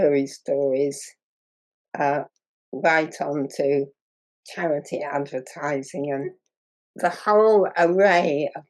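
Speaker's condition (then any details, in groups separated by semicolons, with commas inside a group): Muscular dystrophy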